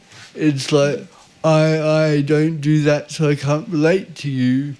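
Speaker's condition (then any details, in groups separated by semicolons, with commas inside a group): Cerebral palsy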